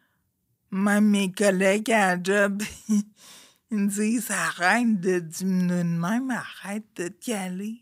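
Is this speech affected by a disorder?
Yes: Friedreich's ataxia.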